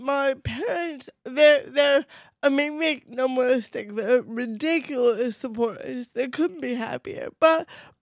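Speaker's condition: Cerebral palsy, mild; voice affected

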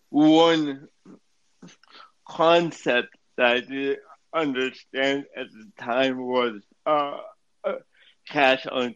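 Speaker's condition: Cerebral palsy; affects speech

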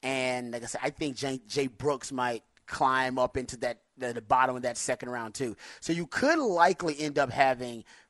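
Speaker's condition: No condition

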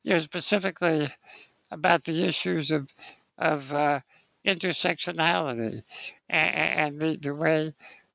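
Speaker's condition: Spinal muscular atrophy; lifelong wheelchair use

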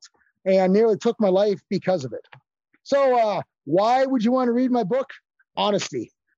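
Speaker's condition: No condition

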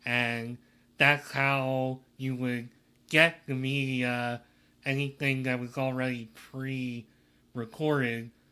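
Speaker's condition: Cleft lip and palate

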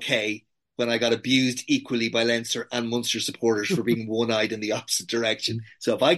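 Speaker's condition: No condition

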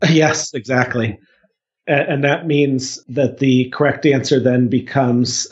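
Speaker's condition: No condition

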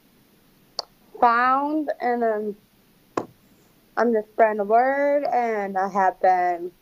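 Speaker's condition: Down syndrome

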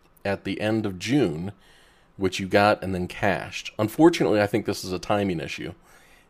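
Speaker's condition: No condition

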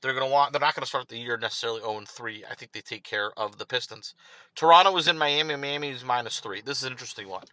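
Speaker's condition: No condition

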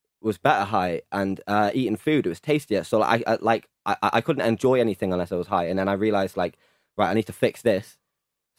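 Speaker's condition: Stutter; stutter since at least age 14 to 15, still ongoing, over 10 years of freestyle singing; still has a stutter; stutters on spontaneous comebacks, fluent when singing, talking in rhythm or over a beat; repeated words

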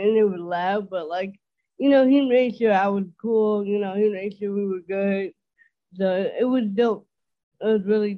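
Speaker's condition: Dysarthria; milder than typical dysarthria

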